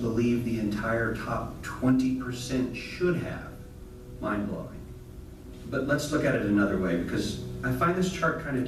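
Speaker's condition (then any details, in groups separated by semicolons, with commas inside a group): No condition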